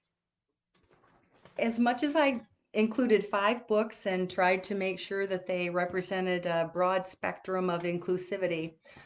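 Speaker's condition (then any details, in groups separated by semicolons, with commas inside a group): No condition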